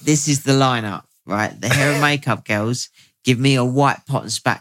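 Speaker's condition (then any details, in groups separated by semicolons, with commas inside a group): No condition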